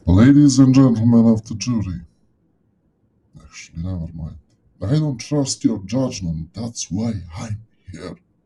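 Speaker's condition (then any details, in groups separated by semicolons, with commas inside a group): No condition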